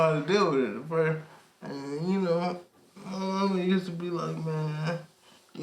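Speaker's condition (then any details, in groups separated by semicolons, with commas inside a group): Cerebral palsy; spastic quadriplegic, birth brain bleed from forceps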